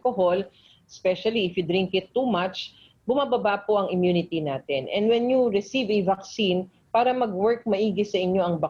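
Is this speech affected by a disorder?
No.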